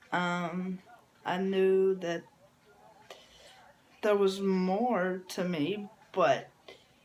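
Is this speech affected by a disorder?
Yes: cerebral palsy; from birth.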